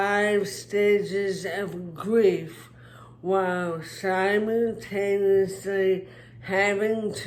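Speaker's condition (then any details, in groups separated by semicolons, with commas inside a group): Traumatic brain injury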